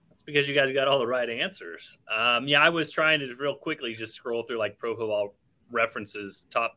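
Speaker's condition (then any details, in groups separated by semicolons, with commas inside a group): No condition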